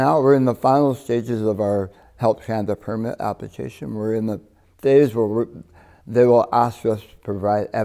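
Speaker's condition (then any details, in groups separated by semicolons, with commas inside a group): Partial glossectomy for tongue cancer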